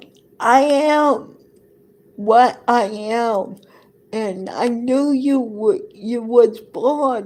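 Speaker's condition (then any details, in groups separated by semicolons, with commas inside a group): Cerebral palsy; present from birth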